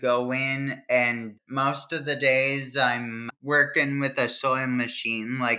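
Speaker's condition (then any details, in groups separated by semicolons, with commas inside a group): Cerebral palsy; brain injury from oxygen loss at fast birth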